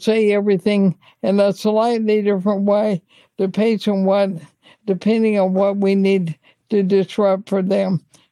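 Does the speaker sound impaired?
Yes: ALS; neurodegenerative disease affecting the muscles, estimated little over a year to live; slight slurring, speech noticeably affected right away, thinking unaffected.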